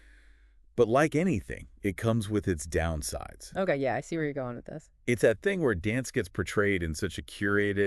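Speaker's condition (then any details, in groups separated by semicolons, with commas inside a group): No condition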